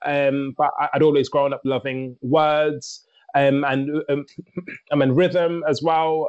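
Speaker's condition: Stammer; considered mute, did not speak until age five, needed speech therapy but never had it; stammer audible in recording, uses rhythmic techniques from rapping in everyday speech; chest and mind contract when stammering, even now, rapping Eminem lyrics let speech flow loosely; prolonged sounds

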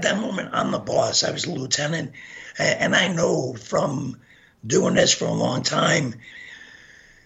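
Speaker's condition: Gunshot injury to voice box; hit spine

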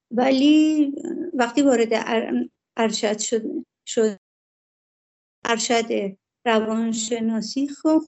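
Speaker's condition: Stuttering; stuttering since earliest memory, noticed at school reading compositions aloud; speech not bothersome to listeners; repeated words, prolonged sounds

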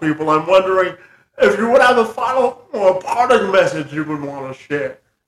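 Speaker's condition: Cerebral palsy; wheelchair user

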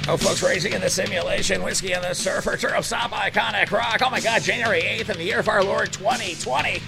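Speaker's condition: No condition

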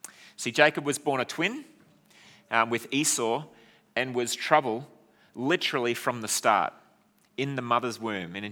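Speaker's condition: No condition

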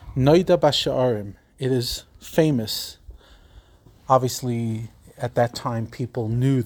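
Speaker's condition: No condition

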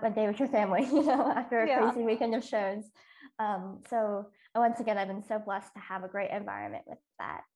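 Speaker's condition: Cleft lip and palate

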